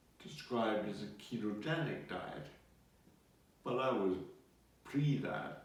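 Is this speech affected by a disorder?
Yes: multiple sclerosis.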